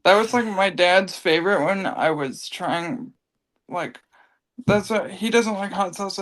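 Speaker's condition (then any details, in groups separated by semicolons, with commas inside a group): Cerebral palsy; from birth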